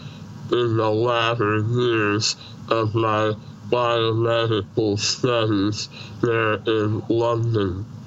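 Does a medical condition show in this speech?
Yes: Treacher Collins syndrome, severe.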